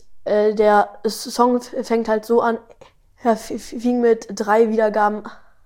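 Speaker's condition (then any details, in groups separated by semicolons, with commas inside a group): Stuttering; 12-year-old boy; stutters a lot in this conversation, especially when talking about stuttering; no stuttering when singing, stutters rapping without melody, little in own podcast when in flow, fast rate, better slower; repeated sounds, prolonged sounds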